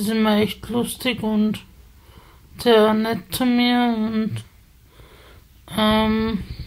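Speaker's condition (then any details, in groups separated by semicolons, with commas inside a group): Spasticity from birth; multiple sclerosis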